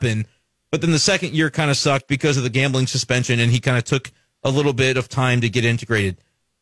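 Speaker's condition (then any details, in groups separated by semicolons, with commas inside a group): No condition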